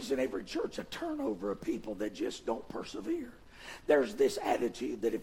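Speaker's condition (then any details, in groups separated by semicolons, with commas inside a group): Vocal fold paralysis; Baptist Hospital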